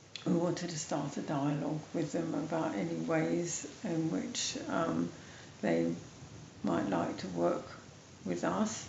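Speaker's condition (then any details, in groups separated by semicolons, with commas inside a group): MND, mild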